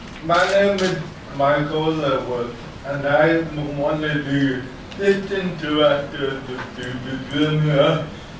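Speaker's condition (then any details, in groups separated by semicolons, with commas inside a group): Cerebral palsy; present since birth, affects muscles and fine motor skills; affects speech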